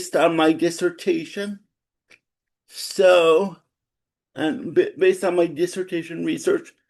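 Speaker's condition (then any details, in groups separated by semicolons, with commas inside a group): Cerebral palsy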